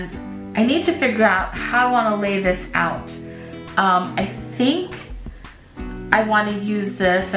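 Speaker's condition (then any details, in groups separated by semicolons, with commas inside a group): No condition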